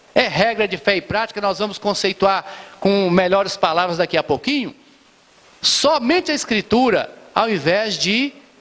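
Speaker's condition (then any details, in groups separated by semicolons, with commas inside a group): No condition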